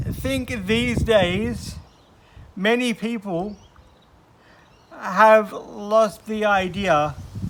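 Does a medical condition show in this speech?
Yes: cerebral palsy.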